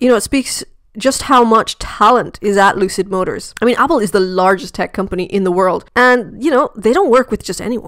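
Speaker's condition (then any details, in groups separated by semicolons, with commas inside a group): No condition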